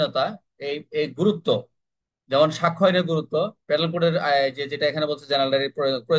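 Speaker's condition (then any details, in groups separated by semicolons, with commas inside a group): No condition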